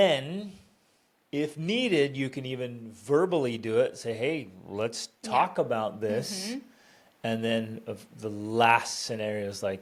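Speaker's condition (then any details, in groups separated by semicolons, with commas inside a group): No condition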